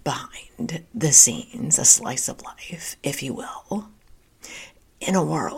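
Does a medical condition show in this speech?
Yes: spasmodic dysphonia; diagnosed seven months ago; holistic treatment with Dr. Chang and Dr. Lin, new diet, not using Botox.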